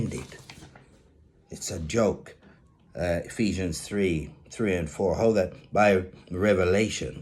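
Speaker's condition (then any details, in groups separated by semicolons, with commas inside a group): No condition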